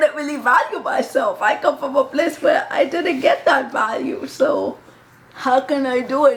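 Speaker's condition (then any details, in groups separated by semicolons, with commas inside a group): Cerebral palsy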